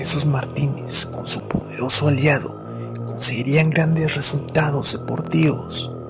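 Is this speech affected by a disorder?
No.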